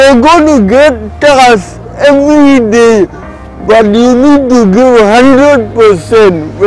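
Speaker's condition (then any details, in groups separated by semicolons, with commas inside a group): Cerebral palsy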